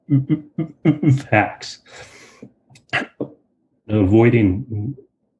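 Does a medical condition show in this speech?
Yes: stuttering; persisting into adulthood, beer once used as crutch; disfluency mostly blocking on sounds, pauses before words; here blocks.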